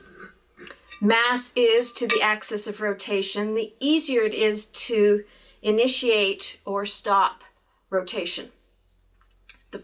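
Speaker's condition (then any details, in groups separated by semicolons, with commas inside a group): No condition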